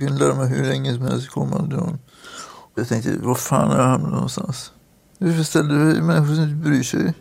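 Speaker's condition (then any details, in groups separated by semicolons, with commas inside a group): Atypical Parkinson's; very rare atypical form, onset finger tremors, fluctuating movement, growing stiffness, sometimes cannot leave bed; hands working at present; sudden slurring mid-conversation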